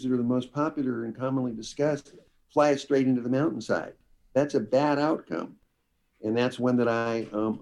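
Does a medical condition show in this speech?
No.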